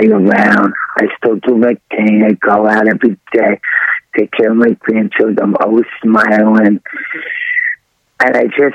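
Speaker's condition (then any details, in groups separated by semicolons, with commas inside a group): Throat cancer surgery; after long recovery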